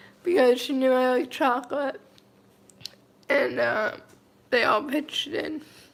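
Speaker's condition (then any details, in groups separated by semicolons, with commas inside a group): Cerebral palsy, mild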